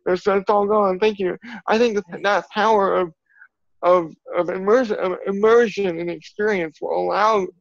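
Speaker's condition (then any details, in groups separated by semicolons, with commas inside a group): Cerebral palsy; from birth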